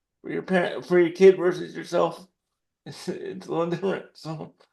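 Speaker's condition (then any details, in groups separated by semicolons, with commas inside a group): Cerebral palsy; dexterity issue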